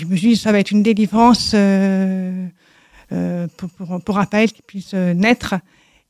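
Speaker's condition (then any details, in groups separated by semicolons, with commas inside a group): Deafness from birth; congenital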